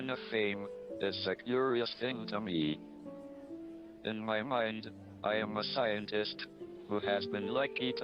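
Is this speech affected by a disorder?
Yes: amyotrophic lateral sclerosis, through a speech-generating device, electronic voice.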